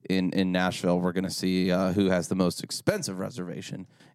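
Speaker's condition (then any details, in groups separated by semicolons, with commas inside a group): No condition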